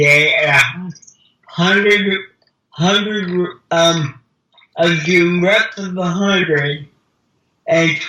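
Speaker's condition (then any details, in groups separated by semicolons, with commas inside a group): Cerebral palsy; mild speech impediment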